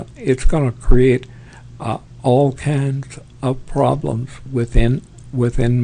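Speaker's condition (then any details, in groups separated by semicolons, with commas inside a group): Parkinson's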